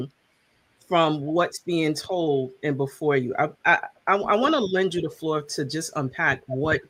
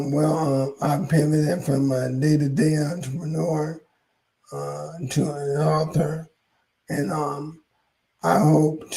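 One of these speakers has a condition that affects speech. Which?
The second: ALS; about ten years since diagnosis, wears braces; hoarse voice.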